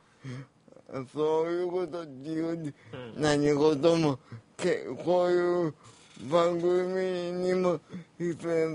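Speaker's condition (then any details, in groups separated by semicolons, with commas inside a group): Cerebral palsy; home nursing visits twice weekly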